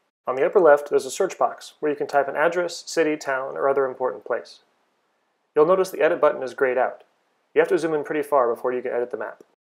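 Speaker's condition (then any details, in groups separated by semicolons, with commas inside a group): No condition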